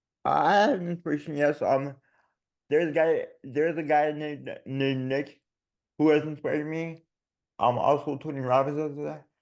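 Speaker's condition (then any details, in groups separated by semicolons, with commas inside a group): Dystonia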